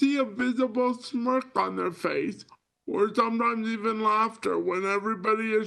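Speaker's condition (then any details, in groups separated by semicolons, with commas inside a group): Spastic cerebral palsy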